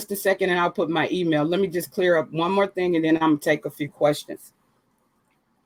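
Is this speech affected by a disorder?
No.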